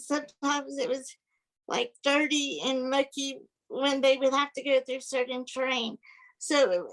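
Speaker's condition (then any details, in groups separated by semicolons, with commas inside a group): Cerebral palsy; physical disability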